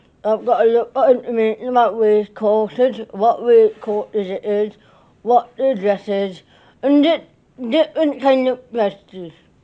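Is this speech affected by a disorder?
Yes: cerebral palsy.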